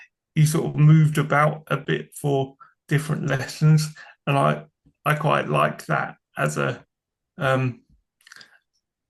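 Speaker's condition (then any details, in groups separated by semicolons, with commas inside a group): Cerebral palsy; from birth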